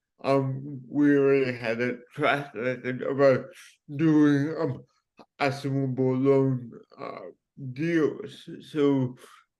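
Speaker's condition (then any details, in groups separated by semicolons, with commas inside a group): Cerebral palsy; from birth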